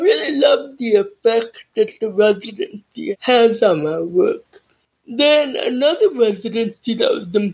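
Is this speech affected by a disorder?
Yes: cerebral palsy and deafness.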